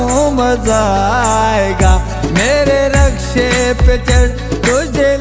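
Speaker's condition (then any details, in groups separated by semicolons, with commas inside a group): No condition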